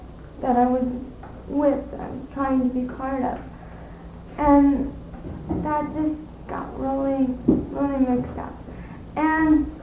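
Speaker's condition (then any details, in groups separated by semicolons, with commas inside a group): Cerebral palsy; many surgeries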